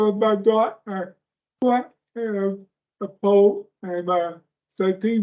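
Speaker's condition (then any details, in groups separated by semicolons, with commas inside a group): Speech impairment; speech impairment, relies on slides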